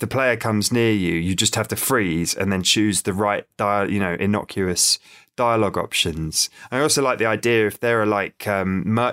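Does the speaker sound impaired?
No.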